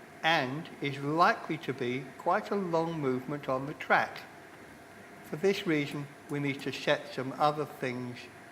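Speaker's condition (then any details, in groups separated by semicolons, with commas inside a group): No condition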